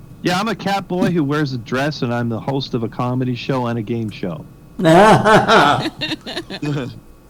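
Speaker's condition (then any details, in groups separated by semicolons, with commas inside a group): No condition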